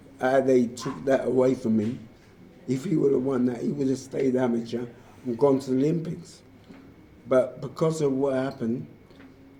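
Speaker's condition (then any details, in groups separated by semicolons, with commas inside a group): Motor neurone disease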